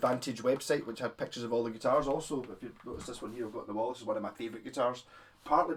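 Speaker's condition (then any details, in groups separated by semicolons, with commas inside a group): No condition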